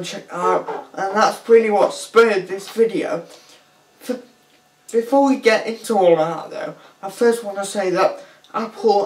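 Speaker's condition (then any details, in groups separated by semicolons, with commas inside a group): Cerebral palsy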